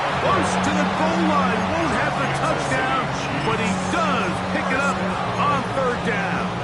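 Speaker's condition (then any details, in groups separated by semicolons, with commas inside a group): No condition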